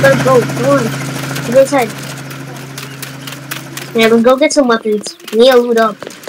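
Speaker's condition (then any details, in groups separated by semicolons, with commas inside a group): No condition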